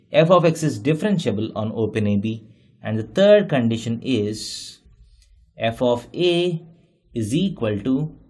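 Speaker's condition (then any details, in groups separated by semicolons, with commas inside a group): No condition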